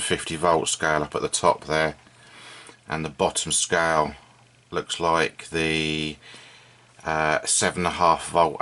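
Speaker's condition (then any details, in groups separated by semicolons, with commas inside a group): No condition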